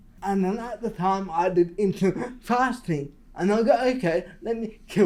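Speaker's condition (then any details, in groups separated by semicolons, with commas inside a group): Cerebral palsy; speech delayed as teenager, later improved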